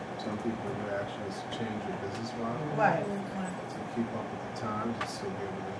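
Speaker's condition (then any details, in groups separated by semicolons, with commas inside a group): No condition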